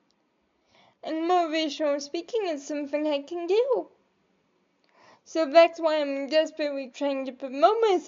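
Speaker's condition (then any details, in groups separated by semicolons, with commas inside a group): Cerebral palsy; able to articulate and speak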